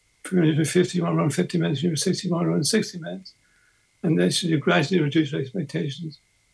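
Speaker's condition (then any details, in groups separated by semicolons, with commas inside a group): Early onset Parkinson's disease; progressive, diagnosed at 48, DBS two brain leads, chest impulse generator, 3.3 milliamps; voice dramatically affected by Parkinson's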